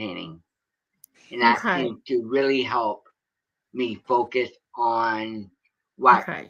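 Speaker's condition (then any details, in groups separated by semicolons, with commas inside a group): Cerebral palsy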